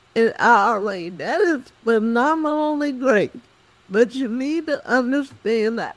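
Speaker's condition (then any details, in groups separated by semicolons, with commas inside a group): Cerebral palsy; speech affected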